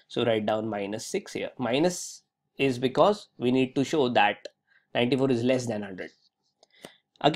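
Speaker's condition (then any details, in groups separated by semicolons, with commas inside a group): No condition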